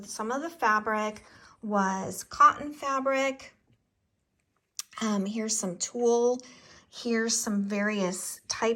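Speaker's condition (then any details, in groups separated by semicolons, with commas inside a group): No condition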